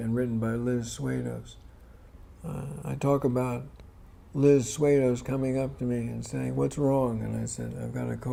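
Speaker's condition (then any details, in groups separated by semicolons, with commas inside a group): Parkinson's disease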